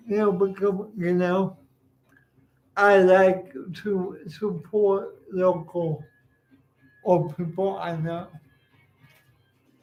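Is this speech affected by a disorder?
Yes: cerebral palsy; uses wheelchair.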